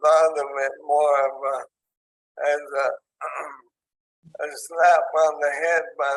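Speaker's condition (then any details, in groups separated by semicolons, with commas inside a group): ALS; onset in hands and arms, tracheostomy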